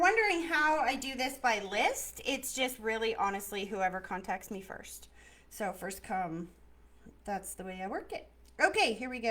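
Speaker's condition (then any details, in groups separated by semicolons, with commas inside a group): No condition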